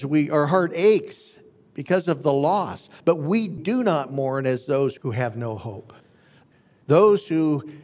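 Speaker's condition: No condition

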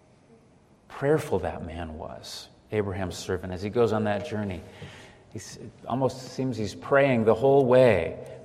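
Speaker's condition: No condition

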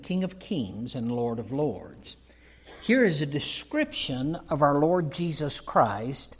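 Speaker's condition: No condition

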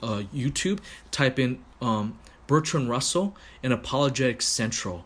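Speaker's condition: No condition

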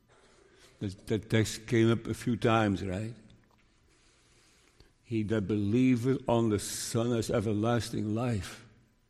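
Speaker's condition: Parkinson's disease; diagnosed 5 years ago

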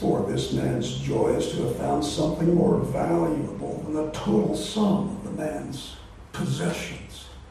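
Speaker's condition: Voice disorder; not contagious

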